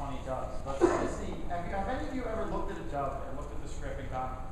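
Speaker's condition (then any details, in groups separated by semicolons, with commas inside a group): No condition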